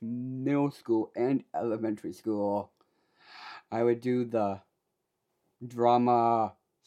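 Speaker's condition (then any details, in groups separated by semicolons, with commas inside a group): Down syndrome; gave recorded speech how do you see me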